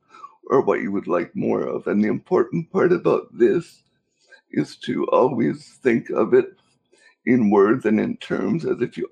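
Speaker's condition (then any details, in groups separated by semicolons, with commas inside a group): Cerebral palsy; cerebral palsy since birth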